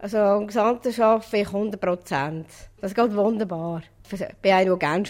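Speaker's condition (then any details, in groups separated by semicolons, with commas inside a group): Down syndrome; trisomy 21, present from birth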